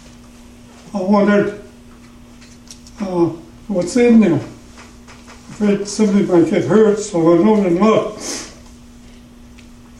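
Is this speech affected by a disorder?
Yes: Parkinson's; trouble in the throat while speaking; trouble in the throat when speaking.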